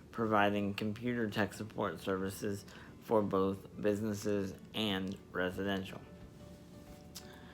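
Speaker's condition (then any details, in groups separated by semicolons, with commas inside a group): Spastic diplegia cerebral palsy; receiving physical therapy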